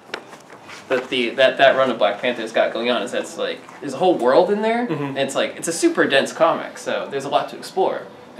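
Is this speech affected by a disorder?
No.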